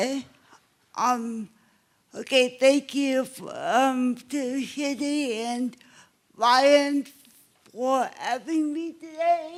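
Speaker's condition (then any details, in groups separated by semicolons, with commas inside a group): Cerebral palsy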